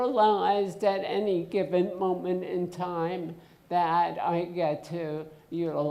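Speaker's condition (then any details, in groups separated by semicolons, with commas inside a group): Essential tremor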